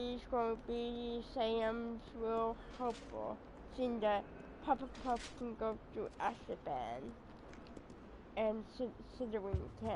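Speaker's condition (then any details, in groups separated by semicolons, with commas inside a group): Cerebral palsy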